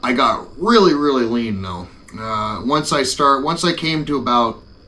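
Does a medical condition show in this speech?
No.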